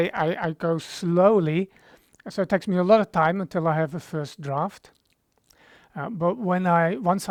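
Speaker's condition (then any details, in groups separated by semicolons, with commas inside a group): No condition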